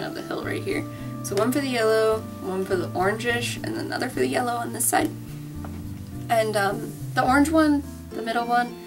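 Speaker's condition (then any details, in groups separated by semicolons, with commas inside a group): No condition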